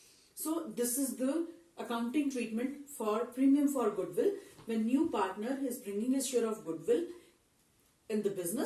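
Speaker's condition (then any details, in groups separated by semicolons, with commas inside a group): No condition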